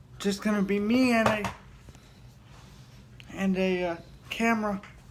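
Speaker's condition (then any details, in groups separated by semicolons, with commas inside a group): Cerebral palsy; heavily altered breathing patterns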